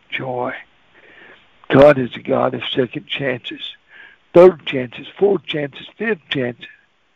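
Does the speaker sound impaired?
Yes: cerebral palsy; walks really funny.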